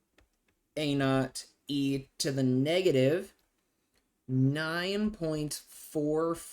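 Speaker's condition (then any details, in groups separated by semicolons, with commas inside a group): No condition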